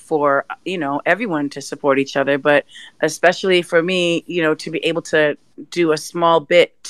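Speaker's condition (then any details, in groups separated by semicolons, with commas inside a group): No condition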